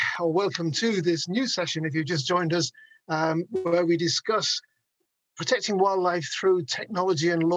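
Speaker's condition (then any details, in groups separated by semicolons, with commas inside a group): No condition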